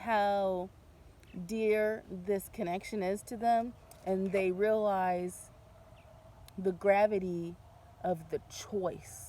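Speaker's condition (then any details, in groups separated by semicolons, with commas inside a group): No condition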